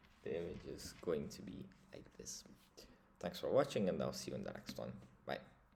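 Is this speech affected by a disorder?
No.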